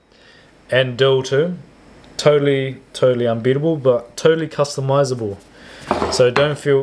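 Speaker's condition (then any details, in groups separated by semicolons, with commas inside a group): No condition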